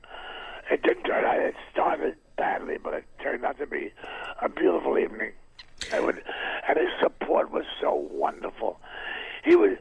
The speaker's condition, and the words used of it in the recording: Throat cancer. So I had to educate the left cord to come beyond where it usually goes and hit it for sound.